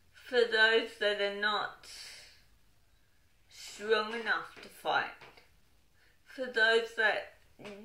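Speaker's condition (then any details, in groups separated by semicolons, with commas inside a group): Cerebral palsy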